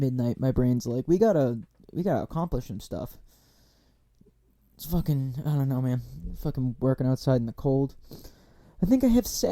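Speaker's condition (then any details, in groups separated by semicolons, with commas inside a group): No condition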